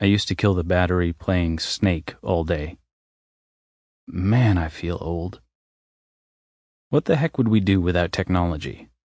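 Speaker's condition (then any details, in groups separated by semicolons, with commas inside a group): No condition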